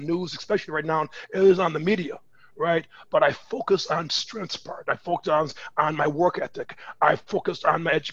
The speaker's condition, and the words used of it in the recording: Stuttering. I do stutter at times because I'm a damn genius.